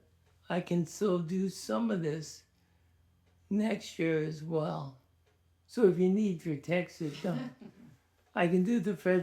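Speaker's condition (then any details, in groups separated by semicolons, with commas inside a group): ALS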